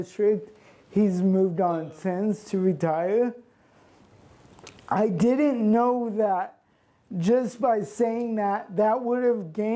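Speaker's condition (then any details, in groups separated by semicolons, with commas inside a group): Cerebral palsy; since birth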